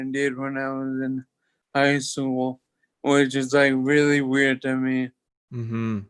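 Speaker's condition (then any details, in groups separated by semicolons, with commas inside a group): Toxic leukoencephalopathy, locked-in syndrome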